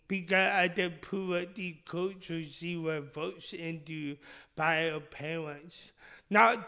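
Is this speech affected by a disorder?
Yes: speech impediment; initially misdiagnosed.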